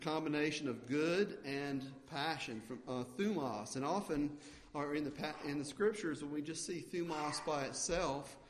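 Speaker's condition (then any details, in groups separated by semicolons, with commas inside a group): No condition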